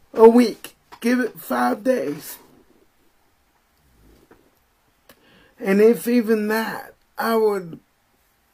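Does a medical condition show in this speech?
Yes: spastic cerebral palsy; uses wheelchair.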